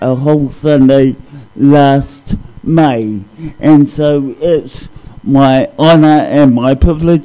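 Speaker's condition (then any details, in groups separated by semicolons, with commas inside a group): Cerebral palsy; discovered at age 2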